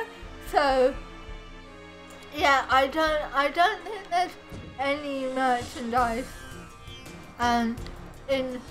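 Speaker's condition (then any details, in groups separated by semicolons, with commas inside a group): Cerebral palsy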